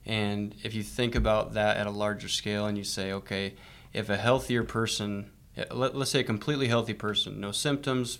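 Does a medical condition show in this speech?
No.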